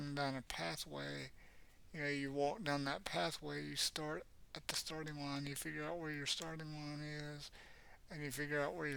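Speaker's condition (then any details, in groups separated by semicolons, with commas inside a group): Cerebral palsy; has had speech therapy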